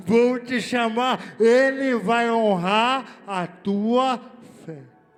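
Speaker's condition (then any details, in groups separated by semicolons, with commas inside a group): Cerebral palsy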